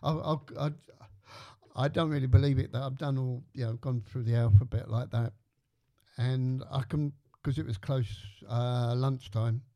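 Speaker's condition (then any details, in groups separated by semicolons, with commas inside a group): Stammer; onset about age 7 after mother's death and father's heart attack, carers at Dr. Nardo's home urged slowing down; attended stammering course, uses block and release, stammers less, others say no stammer; difficulty saying own name, fluent when singing, swearing, shouting or alone; repeated words, prolonged sounds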